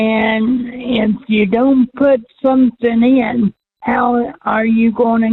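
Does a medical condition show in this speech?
Yes: cerebral palsy.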